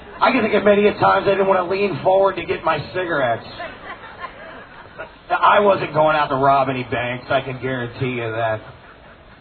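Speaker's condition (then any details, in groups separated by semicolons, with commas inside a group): No condition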